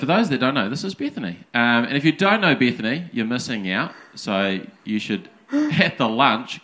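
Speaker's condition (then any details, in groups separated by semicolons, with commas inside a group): No condition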